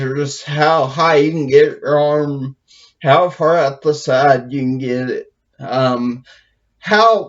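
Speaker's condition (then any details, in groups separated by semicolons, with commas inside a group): Brain injury; speech affected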